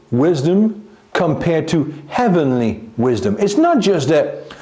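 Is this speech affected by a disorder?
No.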